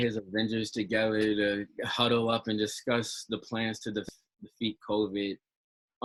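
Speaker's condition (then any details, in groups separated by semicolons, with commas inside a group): No condition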